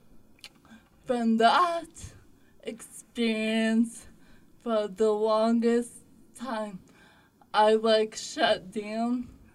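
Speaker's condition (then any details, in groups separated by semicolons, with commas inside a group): Cerebral palsy; others have said talks funny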